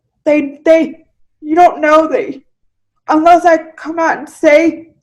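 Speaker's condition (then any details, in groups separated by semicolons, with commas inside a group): Cerebral palsy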